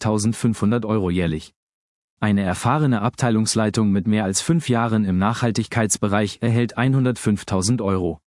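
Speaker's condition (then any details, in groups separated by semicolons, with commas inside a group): No condition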